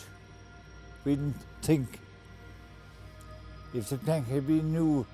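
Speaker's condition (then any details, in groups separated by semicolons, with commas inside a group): Injury from scaffolding fall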